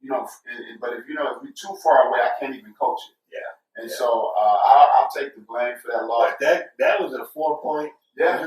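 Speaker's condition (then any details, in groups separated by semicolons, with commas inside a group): No condition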